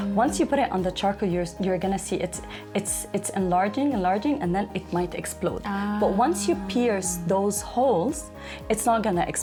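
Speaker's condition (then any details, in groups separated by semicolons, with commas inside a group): No condition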